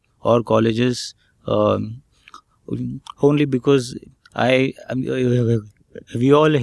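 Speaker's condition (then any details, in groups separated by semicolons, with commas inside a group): Stuttering; stuttering since birth, cause unknown, fluency shaping and reading practice in first two therapy sessions; Mumbai self-help group member, more comfortable speaking, says has found voice; stutters when speaking; prolonged sounds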